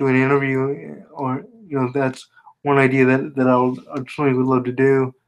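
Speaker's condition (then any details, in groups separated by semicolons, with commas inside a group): Spastic quadriplegia cerebral palsy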